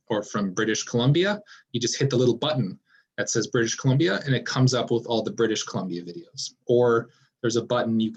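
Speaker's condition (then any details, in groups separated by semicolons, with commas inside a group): No condition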